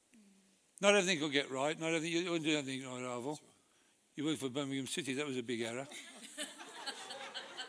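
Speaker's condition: Parkinson's disease; dragging foot

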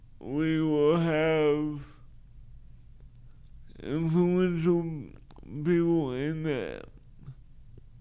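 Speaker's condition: Cerebral palsy; wheelchair user 99.9% of the time

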